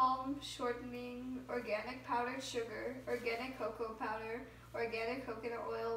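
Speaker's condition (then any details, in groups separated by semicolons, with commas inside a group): No condition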